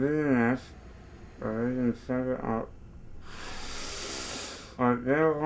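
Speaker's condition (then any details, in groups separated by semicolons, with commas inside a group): Muscular dystrophy; homebound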